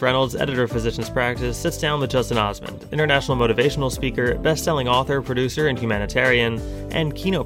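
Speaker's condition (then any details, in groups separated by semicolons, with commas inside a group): No condition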